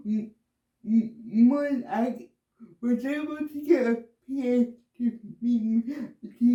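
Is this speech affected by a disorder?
Yes: cerebral palsy, myasthenia gravis.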